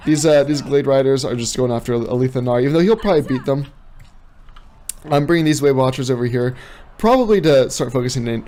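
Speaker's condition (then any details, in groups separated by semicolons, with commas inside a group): No condition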